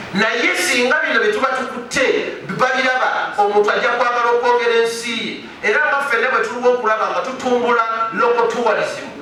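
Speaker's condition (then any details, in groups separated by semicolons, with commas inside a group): No condition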